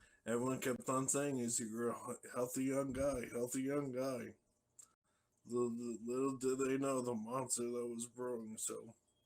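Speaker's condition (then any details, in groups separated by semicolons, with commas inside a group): ALS; slurring some words early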